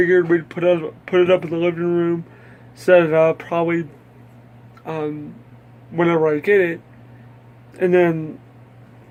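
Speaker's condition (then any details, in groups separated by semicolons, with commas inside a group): Cerebral palsy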